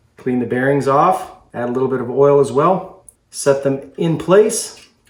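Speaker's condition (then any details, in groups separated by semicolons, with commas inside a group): No condition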